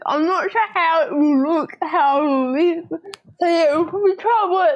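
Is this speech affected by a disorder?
Yes: cerebral palsy; spastic diplegia, both legs affected, hands mildly affected, found not developing properly, early intervention therapy; teenager, fully mobile without wheelchair, scooter planned through NDIS, on medication, no surgery yet; speech a bit odd, typing easier, computer full-time for schoolwork since grade one.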